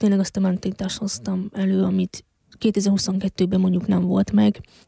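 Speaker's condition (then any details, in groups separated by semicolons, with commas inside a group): Hearing loss since birth; congenital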